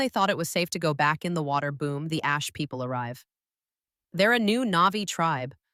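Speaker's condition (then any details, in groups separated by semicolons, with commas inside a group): No condition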